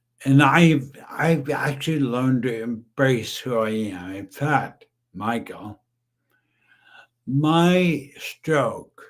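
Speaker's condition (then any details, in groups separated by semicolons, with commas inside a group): Brain injury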